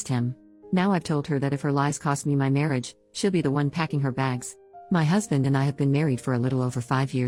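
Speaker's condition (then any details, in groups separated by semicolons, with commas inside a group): No condition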